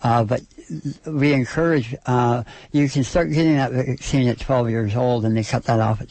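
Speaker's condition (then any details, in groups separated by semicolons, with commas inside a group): Oral cancer surgery; stage 4 oral cancer at 33, right half of face removed and rebuilt, half jaw replaced with fibula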